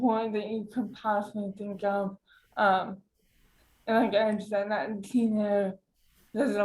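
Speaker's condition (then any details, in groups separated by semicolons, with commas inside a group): Cerebral palsy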